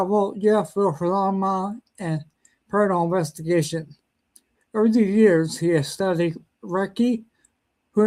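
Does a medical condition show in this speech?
Yes: cerebellar ataxia; sometimes trouble talking.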